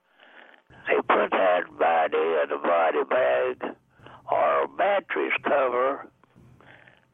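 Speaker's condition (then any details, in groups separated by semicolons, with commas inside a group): Deafness; also blind, age 99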